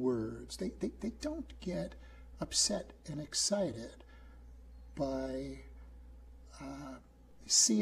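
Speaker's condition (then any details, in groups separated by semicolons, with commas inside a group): No condition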